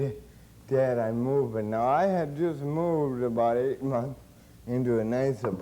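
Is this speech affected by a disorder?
Yes: cerebral palsy; since birth.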